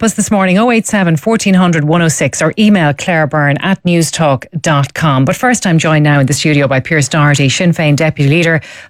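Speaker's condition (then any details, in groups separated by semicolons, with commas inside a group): No condition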